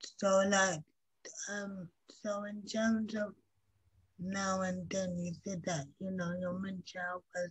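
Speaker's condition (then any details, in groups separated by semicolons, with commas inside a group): Cerebral palsy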